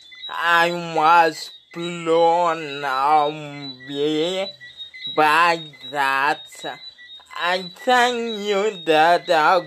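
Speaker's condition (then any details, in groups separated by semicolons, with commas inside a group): Speech impediment; would need therapy to go on camera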